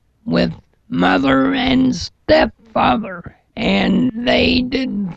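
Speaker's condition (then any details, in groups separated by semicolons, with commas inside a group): Cerebral palsy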